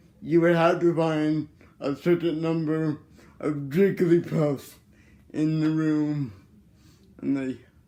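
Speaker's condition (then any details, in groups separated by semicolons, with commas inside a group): Cerebral palsy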